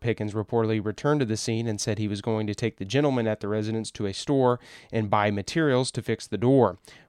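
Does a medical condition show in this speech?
No.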